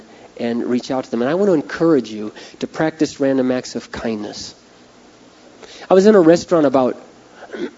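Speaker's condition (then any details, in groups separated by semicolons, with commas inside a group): No condition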